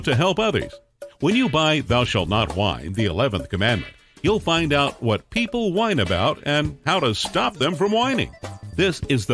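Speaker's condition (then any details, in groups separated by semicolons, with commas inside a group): No condition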